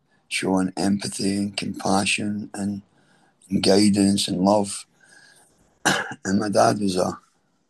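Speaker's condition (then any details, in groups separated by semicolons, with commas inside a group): Throat cancer treatment effects, stage 4 throat cancer; voice changed by throat cancer and treatment, deep voice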